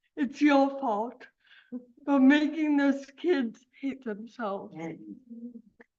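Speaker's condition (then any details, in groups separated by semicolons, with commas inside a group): Cerebral palsy; affects speech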